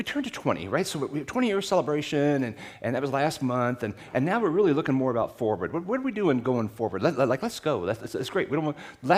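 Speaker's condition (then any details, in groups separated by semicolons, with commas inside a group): No condition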